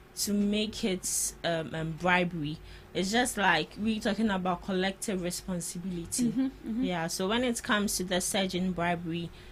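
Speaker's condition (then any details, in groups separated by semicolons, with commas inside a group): No condition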